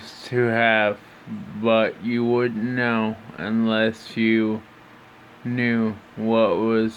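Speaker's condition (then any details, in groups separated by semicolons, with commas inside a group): Brain injury (brain shearing); tracheostomy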